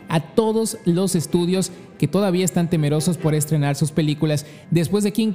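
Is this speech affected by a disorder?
No.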